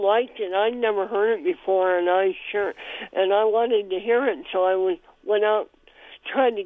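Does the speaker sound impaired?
Yes: cleft palate; congenital cleft palate, feeding difficulty in infancy.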